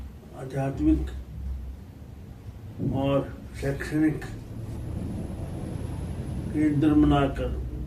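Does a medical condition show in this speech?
Yes: cerebral palsy.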